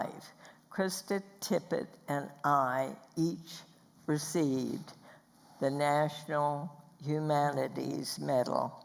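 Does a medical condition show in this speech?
Yes: spasmodic dysphonia.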